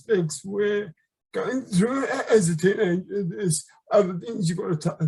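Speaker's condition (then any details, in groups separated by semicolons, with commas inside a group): Left hemiplegia; left-sided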